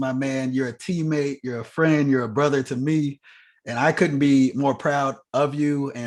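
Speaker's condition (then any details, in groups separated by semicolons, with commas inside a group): No condition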